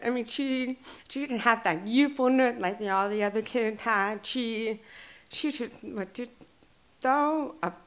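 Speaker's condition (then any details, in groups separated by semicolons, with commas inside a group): Deaf and hard of hearing; hearing aid, since childhood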